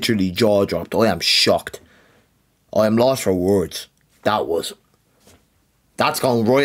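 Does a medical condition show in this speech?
No.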